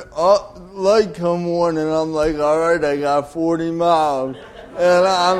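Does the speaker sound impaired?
Yes: cerebral palsy; delayed development.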